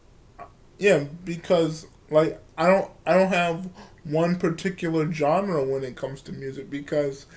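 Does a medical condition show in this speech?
Yes: cerebral palsy; from birth, wheelchair user.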